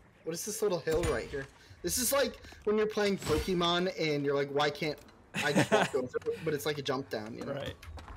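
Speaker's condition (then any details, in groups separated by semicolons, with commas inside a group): No condition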